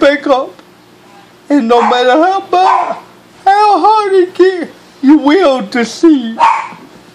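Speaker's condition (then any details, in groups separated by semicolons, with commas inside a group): Cerebral palsy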